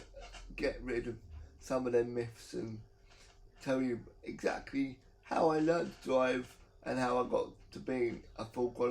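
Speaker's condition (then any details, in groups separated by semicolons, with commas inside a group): Cerebral palsy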